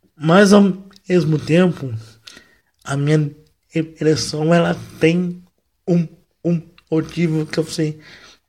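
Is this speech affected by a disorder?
Yes: cerebral palsy, mild; wheelchair user, motor function affected; no medication; voice mildly affected, occasional voice breaks.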